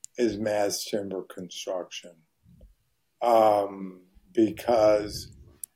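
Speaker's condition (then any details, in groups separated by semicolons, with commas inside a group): ALS; voice very hoarse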